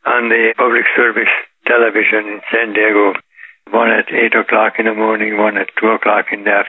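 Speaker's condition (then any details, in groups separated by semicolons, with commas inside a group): Parkinson's disease; Parkinson's detected about 8 years ago, now 84, daily yoga practice and 3-mile walks credited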